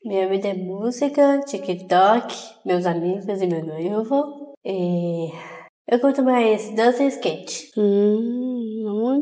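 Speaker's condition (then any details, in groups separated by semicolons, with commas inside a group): Down syndrome; genetic condition, trisomy 21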